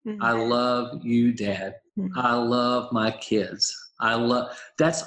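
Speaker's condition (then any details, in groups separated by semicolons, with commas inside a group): Aphasia, apraxia, dysarthria after stroke; one year three months post-stroke, practices speech four hours daily, helped by St. Petersburg aphasia center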